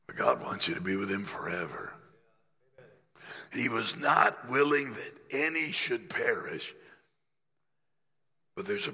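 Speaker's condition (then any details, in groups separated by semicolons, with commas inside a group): Laryngeal cancer after radiation; still affected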